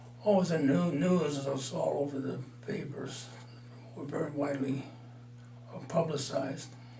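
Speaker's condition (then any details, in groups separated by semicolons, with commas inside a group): Parkinson's disease; mild, about four years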